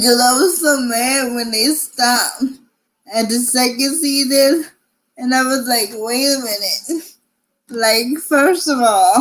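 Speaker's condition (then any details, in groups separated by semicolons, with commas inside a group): Cerebral palsy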